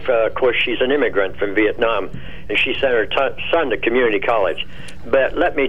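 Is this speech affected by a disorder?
No.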